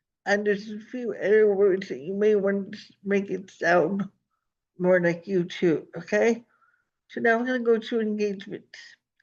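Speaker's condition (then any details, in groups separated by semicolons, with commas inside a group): Cerebral palsy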